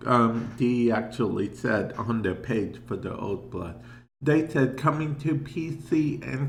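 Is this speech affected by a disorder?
Yes: cerebral palsy; affects speech.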